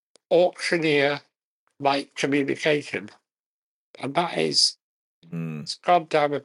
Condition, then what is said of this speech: Muscular dystrophy. So I can control devices with my voice.